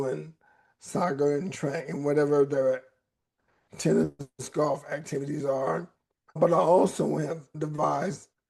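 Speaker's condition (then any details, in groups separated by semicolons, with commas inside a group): ALS; onset in hands with cramping; 11 years since diagnosis, weekly physical therapy; voice raspy at times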